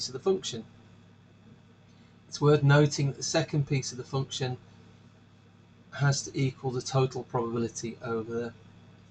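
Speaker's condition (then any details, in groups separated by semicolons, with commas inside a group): No condition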